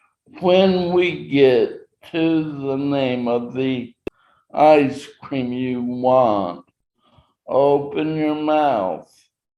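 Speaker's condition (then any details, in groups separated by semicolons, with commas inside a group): Traumatic brain injury; 39 years since injury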